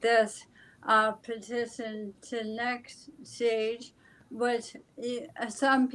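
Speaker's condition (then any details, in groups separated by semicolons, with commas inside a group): ALS; speech affected but still understandable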